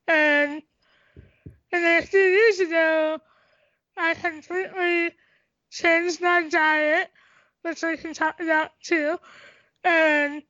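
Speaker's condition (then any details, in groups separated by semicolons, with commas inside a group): Tracheostomy; congenital cystic hygroma of head and neck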